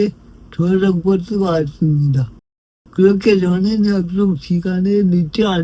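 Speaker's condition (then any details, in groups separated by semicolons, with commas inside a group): Brain lesion disability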